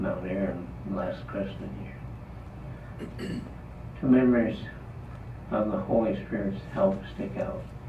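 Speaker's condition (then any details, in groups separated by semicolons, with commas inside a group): Parkinson's disease; trouble talking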